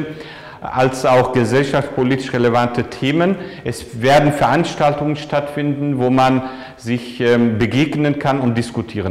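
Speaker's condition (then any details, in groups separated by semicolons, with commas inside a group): No condition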